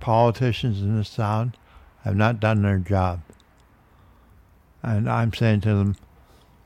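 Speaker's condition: Parkinson's disease; man aged 73

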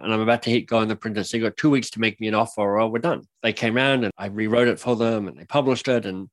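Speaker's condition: Cleft lip and palate; speech impediment

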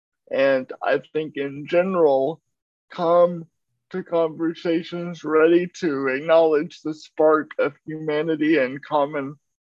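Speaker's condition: Cerebral palsy; uses a wheelchair

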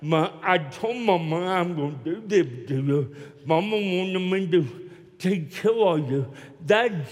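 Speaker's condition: Cerebral palsy; speech impediment

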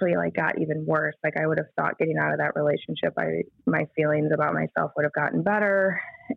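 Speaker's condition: No condition

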